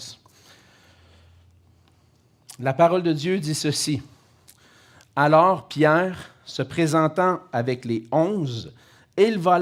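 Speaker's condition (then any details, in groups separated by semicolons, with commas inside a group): No condition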